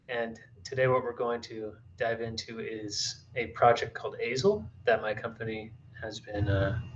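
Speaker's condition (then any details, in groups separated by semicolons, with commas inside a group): No condition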